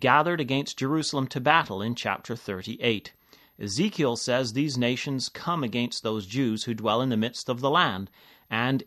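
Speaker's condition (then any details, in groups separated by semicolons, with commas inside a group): No condition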